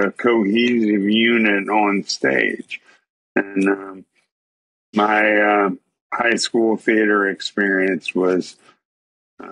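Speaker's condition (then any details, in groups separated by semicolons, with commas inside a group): ALS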